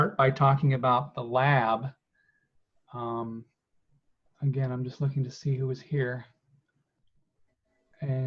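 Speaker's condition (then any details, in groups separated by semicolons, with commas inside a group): No condition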